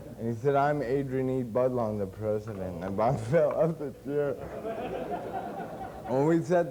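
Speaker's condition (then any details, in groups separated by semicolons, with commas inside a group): Cerebral palsy; since birth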